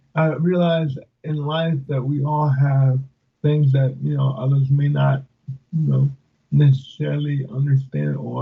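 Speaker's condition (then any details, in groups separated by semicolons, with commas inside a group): Cerebral palsy; speech affected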